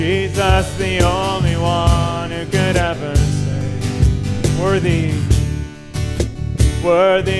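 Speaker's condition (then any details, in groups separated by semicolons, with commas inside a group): No condition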